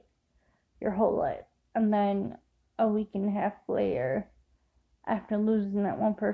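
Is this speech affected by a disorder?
Yes: cerebral palsy; affects walking.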